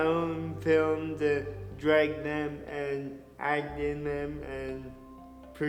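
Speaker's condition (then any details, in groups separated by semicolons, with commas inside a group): Cerebral palsy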